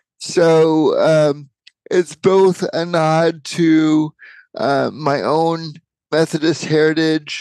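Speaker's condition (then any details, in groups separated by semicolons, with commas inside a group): Cerebral palsy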